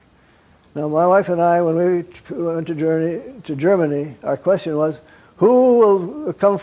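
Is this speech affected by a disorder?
Yes: Parkinson's; gets up around 3 am.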